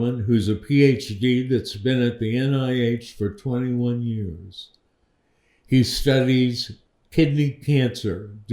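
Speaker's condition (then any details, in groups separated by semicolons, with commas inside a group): Parkinson's disease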